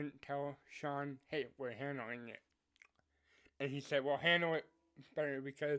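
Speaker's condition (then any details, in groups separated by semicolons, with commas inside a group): Cerebral palsy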